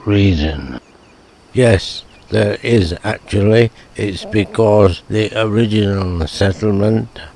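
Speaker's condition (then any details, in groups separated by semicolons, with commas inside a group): Motor neuron disease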